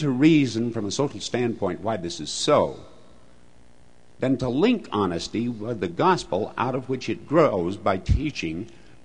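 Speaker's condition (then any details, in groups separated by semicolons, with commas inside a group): No condition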